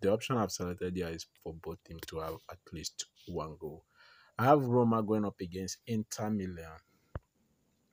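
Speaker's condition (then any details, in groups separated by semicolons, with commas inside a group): No condition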